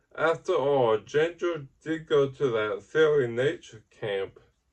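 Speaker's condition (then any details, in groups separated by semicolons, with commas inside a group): Ataxic cerebral palsy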